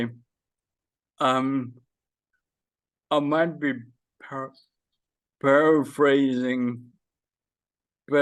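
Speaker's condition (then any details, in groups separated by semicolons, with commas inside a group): Friedreich's ataxia; diagnosed at age 16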